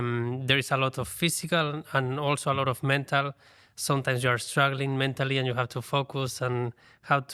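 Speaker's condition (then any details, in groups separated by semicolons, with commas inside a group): No condition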